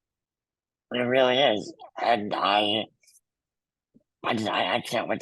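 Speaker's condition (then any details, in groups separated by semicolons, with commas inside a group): Muscular dystrophy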